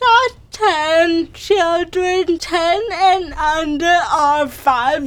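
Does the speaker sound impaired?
Yes: cerebral palsy.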